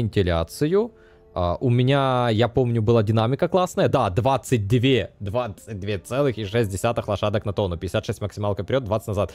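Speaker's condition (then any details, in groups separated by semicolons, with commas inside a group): No condition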